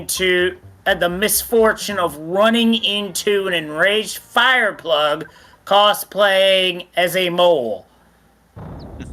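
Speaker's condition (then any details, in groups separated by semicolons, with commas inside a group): No condition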